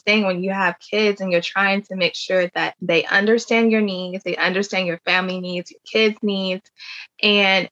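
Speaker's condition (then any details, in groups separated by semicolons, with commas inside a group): No condition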